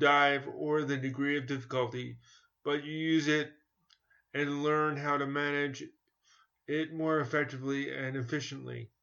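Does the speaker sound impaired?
Yes: cerebral palsy; managed with exercises.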